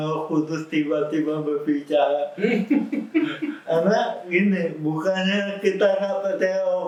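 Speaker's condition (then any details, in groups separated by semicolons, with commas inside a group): Cerebral palsy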